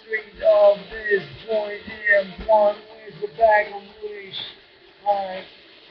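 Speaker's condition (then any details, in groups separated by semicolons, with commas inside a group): Brain injury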